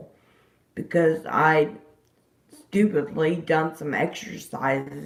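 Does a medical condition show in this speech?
Yes: disability causing slurred speech.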